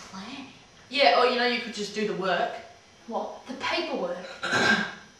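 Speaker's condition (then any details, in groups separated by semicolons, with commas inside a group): No condition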